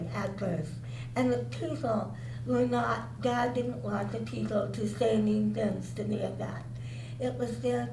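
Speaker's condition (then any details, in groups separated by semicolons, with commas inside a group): Cerebral palsy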